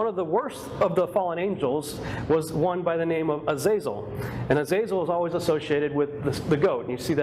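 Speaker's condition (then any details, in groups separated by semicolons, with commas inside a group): No condition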